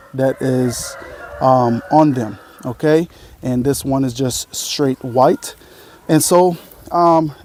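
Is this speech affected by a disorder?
No.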